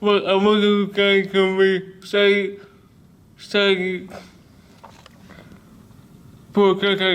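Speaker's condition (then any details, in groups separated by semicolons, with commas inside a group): Cerebral palsy; speech disability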